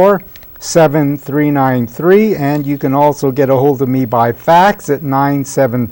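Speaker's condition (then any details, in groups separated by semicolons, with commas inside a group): No condition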